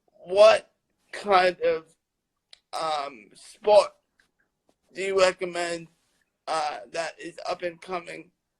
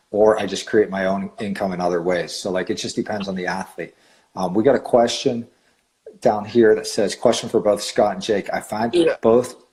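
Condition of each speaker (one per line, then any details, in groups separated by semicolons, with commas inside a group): Cerebral palsy; lifelong
No condition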